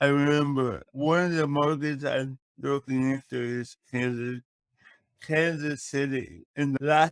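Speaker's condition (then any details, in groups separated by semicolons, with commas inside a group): Cerebral palsy; speech affected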